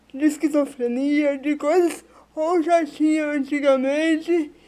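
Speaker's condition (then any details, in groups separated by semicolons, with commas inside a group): Cerebral palsy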